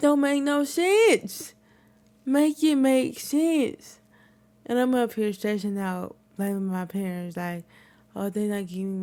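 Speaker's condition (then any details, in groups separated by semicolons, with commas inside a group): Cerebral palsy; wheelchair user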